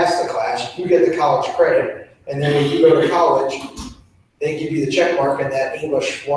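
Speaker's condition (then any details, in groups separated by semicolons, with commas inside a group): No condition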